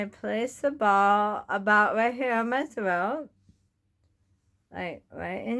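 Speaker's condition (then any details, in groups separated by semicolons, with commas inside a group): Bulbar onset ALS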